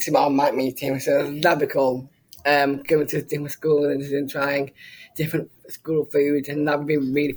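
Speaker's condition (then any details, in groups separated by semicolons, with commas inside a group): Down syndrome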